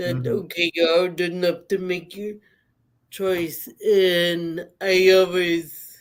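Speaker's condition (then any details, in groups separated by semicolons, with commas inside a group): Cerebral palsy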